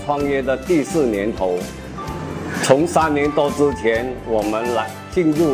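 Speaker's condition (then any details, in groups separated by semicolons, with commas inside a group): No condition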